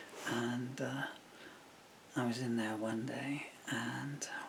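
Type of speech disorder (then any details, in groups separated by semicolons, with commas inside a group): Bulbar dysarthria; progressive bulbar palsy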